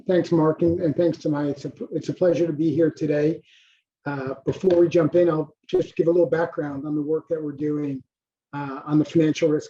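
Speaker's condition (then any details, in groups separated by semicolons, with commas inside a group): No condition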